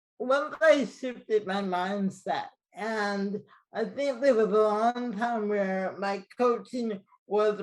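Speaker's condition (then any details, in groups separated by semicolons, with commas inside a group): Cerebral palsy; mild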